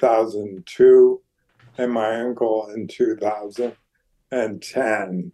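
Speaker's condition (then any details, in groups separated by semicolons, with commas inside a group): ALS; declining health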